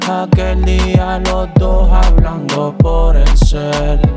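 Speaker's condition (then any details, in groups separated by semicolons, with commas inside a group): No condition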